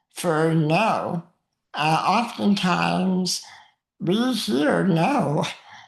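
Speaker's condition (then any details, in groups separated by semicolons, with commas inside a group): Muscular dystrophy; uses wheelchair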